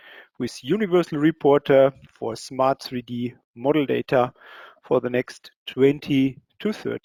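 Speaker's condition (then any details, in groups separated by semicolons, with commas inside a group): No condition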